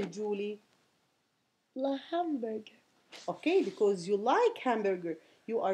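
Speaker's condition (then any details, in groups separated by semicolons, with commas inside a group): No condition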